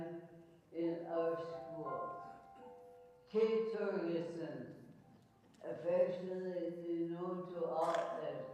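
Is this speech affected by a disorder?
Yes: ALS; speech and swallowing changes present.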